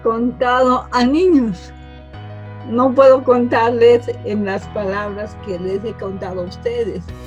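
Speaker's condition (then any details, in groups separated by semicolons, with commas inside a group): Cerebral palsy from birth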